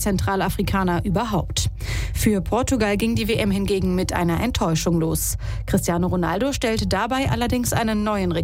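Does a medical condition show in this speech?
No.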